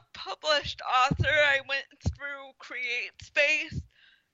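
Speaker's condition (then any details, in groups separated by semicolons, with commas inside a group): Spastic quadriplegic cerebral palsy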